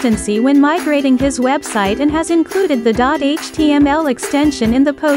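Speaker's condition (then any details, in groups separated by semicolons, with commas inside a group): No condition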